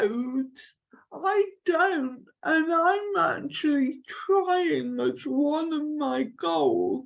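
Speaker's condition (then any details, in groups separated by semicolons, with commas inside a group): Cerebral palsy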